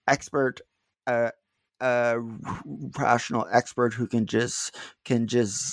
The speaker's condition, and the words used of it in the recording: Stuttering. So I stutter, even though I'm not stuttering much currently.